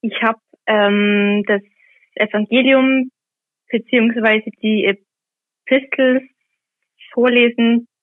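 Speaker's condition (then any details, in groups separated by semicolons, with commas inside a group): Stuttering; reading aloud not stutter-free, anticipates hard words, formerly hid stutter with filler words and word swapping; blocks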